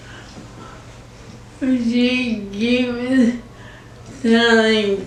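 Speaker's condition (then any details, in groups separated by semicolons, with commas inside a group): ALS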